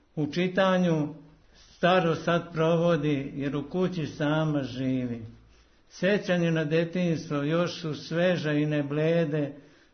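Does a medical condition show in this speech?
Yes: Parkinson's disease; walks about 8 km daily, very active, reports no difficulties from the illness; converses normally, illness not noticeable on radio.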